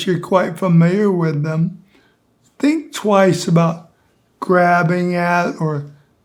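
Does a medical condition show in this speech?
Yes: ALS.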